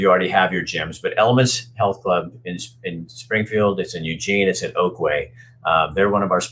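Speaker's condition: No condition

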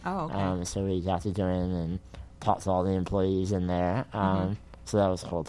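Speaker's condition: Spinal muscular atrophy; uses expensive wheelchair

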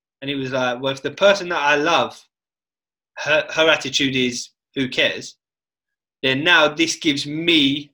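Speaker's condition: Stuttering; stutter from very young age, persisting into adolescence and adulthood, weekly traditional speech therapy, therapist advised slowing down; stutter still present, comfortable with it; past fluctuation between more fluent periods and stuttering on every word; repeated sounds, prolonged sounds

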